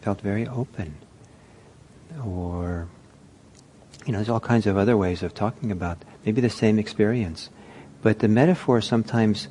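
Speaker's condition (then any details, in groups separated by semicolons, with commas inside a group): No condition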